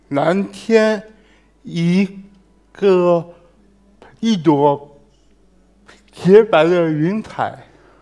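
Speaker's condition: Language impairment; some degree of language impairment; cannot speak fluently when giving talk, repeats words, pauses with fillers

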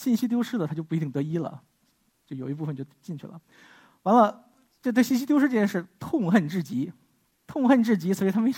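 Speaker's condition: No condition

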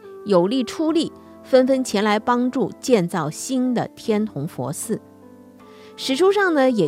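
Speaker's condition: No condition

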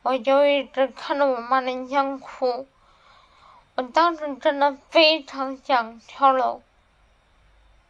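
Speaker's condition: Cerebellar atrophy, hereditary; cannot hold pen, cannot manage stairs or go out alone since COVID, falls

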